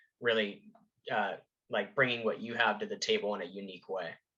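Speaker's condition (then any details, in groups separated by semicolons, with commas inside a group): No condition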